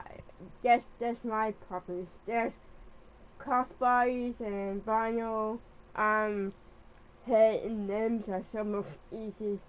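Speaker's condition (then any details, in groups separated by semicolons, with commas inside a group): Cerebral palsy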